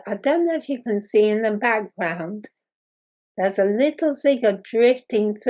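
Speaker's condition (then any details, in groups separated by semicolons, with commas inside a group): Muscular dystrophy; progressive muscle wasting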